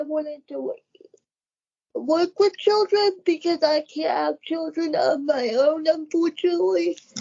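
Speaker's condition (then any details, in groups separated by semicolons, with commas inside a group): Cerebral palsy; wheelchair user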